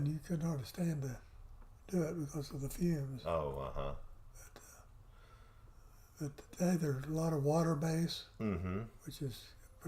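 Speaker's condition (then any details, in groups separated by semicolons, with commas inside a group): Parkinson's; affects voice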